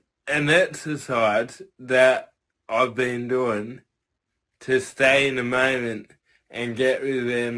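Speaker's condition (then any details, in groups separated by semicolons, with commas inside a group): Cerebral palsy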